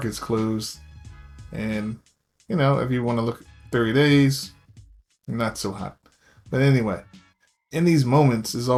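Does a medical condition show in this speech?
No.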